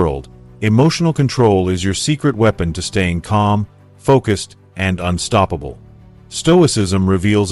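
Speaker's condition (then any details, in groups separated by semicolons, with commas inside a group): No condition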